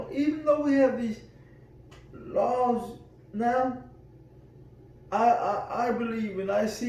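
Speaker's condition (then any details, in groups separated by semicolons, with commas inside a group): Cerebral palsy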